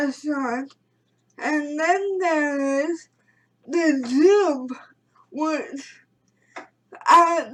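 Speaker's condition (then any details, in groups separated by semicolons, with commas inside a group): Cerebral palsy; spastic quadriplegic, underdeveloped central nervous system, born 3 months premature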